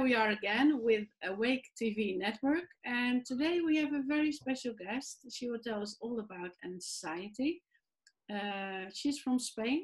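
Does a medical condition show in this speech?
No.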